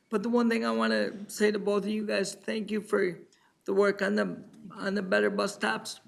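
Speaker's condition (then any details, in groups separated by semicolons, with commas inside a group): Cerebral palsy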